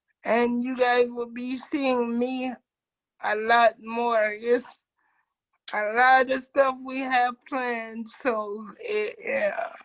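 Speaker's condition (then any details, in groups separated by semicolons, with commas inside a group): Cerebral palsy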